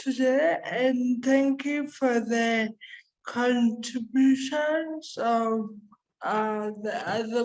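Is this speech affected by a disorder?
Yes: cerebral palsy; speech impairment.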